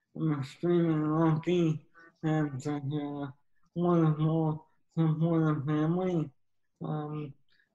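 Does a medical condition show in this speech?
Yes: ALS; diagnosed at 21, San Francisco ALS clinic, arm nerve issues, weak hands, trouble running, slow progressor; almost 13 years since diagnosis, wheelchair user, needs help showering, dressing and everyday tasks.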